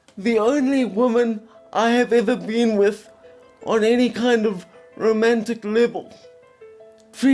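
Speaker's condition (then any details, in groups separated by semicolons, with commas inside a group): Quadriplegic cerebral palsy, severe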